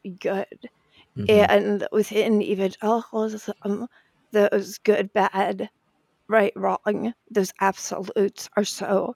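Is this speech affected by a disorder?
Yes: spasmodic dysphonia; vocal cord disorder, diagnosed after praying for normal voice, repeated Botox injections silenced voice; Botox injections given up years ago, speaking without treatment; voice may sound like glitching audio, shaky, likened to NPR host Diane Rehm.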